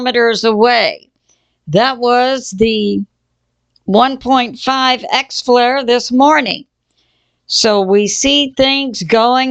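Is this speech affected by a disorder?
No.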